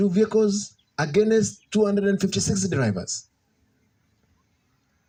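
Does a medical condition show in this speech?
No.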